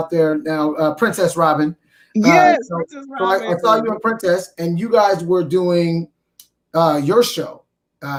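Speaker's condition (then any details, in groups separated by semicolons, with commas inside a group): No condition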